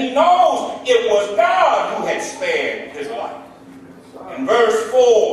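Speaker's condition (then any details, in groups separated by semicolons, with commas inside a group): No condition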